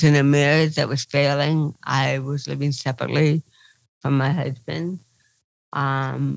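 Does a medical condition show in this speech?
Yes: cerebral palsy; past Botox dependence.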